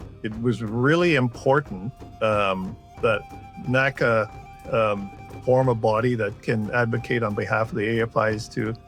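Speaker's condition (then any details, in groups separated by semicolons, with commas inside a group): No condition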